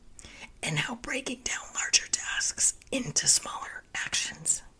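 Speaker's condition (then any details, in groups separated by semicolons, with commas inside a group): Spasmodic dysphonia; currently dealing with and working through it, still recovering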